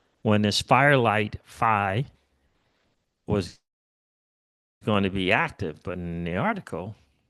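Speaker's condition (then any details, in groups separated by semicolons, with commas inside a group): No condition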